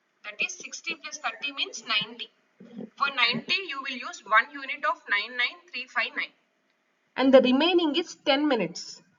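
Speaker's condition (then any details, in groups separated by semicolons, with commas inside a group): No condition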